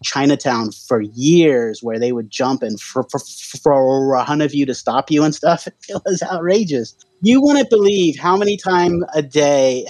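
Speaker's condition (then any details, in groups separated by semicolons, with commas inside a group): Stuttering; onset around age 2.5, fall with traumatic brain injury then, grandfather and daughter stutter, likely genetic, hypnotherapy tried; stutters every time talking, hard ordering in restaurants, phone calls, strangers, alcohol seemed to lessen stutter; prolonged sounds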